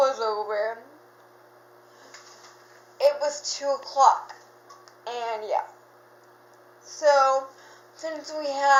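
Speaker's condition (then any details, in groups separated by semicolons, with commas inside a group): Cerebral palsy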